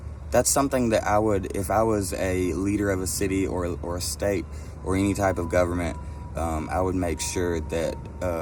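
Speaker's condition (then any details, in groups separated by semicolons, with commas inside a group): No condition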